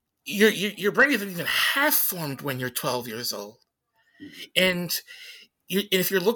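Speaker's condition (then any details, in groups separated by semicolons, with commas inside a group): Stutter; stuttering during this interview; stuttering during conversation; repeated words, prolonged sounds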